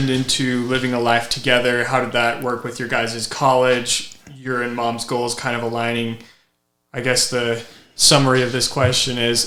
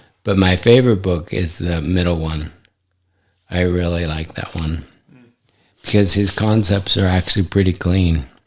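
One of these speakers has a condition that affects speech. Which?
The second: ALS; affects hand function; recently diagnosed.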